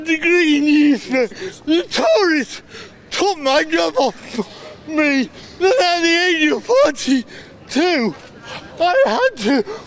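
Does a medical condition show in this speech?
Yes: cerebral palsy; since birth, physical not mental disability, independent, able to drive.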